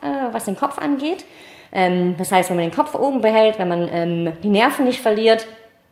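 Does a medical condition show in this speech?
Yes: cleft palate, mild; cleft palate from birth; small speech impediment, audible to listeners.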